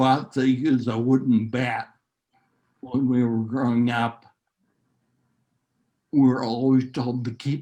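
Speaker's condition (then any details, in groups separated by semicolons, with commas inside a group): Neurological disease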